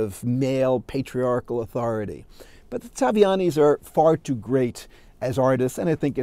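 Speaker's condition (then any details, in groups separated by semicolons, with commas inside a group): No condition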